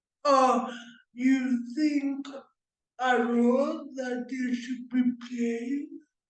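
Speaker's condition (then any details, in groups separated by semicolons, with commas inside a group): Cerebral palsy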